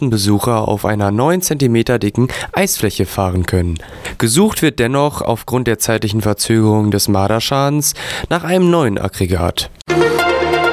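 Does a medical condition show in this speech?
No.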